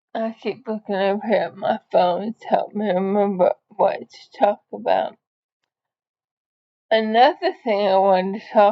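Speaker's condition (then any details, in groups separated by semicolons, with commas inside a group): ALS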